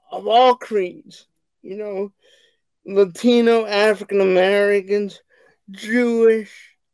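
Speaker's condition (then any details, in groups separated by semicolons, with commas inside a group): Cerebral palsy; wheelchair bound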